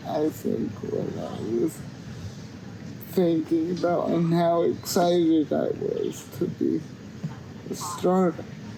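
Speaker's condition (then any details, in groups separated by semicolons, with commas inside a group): Cerebral palsy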